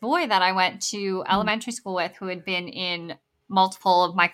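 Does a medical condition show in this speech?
Yes: bilateral cleft lip and palate; congenital.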